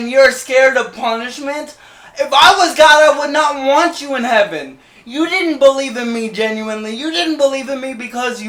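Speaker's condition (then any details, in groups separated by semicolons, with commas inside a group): Cerebral palsy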